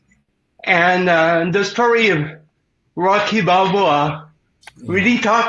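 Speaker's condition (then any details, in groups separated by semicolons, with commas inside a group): Cerebral palsy; present from birth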